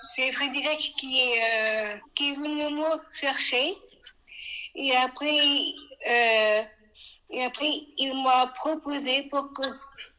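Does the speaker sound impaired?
Yes: Down syndrome; trisomy 21; age 37, adult woman.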